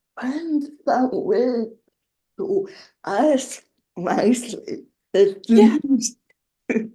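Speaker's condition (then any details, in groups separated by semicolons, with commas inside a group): Generalized dystonia; generalized, leg weakness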